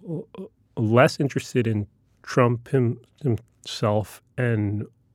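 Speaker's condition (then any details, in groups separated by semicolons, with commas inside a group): Stutter; neurological disorder; grew more comfortable talking in public; repeated sounds, prolonged sounds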